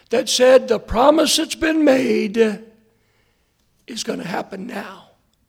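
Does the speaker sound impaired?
Yes: hoarseness after vocal cord surgery; earlier doctor attributed voice problem to aging.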